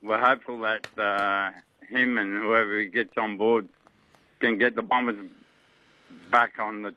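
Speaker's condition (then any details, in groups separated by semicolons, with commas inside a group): Motor neurone disease; no treatment or cure available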